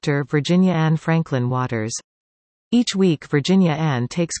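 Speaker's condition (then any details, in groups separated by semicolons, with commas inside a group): No condition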